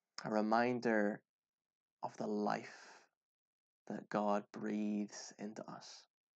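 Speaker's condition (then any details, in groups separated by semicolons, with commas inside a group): No condition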